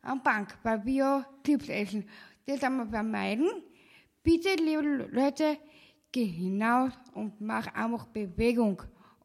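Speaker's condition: Down syndrome, Trisomie 21; host Dominik briefly translates one of her remarks

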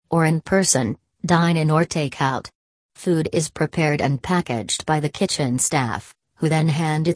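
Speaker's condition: No condition

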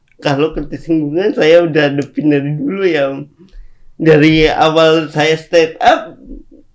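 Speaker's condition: Cerebral palsy; speaking is difficult

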